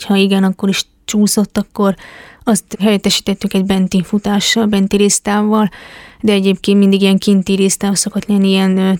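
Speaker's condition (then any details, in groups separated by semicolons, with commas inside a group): Hearing impairment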